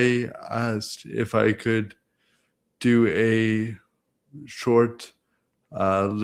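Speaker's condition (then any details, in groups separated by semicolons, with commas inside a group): Cerebral palsy; present from birth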